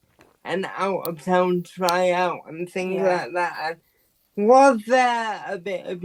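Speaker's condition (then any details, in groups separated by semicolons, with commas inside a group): Quadriplegic cerebral palsy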